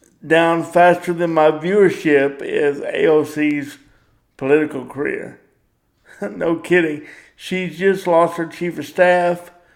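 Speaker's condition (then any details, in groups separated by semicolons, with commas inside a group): Cerebral palsy; power wheelchair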